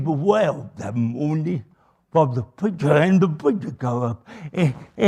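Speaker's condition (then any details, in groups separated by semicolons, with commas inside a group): Cerebral palsy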